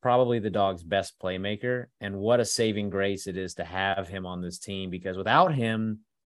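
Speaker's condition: No condition

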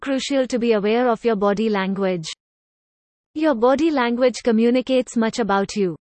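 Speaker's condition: No condition

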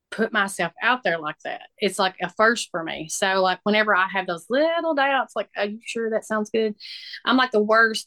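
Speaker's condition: No condition

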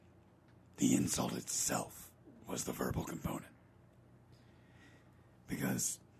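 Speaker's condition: Paralyzed vocal cord; voice changed by paralyzed vocal cord, says sounds like Batman

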